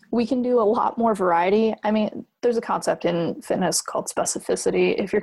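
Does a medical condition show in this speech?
No.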